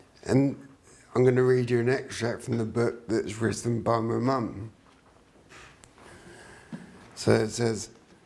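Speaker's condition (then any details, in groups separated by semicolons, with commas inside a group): Traumatic brain injury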